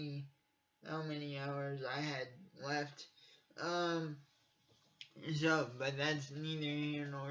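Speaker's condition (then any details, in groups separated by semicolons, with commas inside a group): Cerebral palsy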